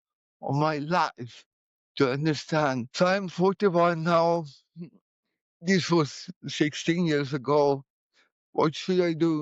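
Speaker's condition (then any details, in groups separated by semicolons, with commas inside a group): Cerebral palsy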